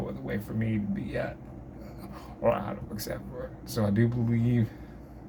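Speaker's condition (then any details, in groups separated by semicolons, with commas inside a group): Cerebral palsy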